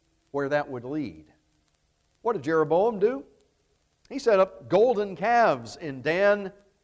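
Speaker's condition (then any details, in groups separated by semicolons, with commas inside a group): No condition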